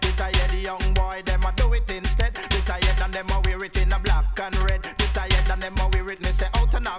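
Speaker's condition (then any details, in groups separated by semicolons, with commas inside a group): No condition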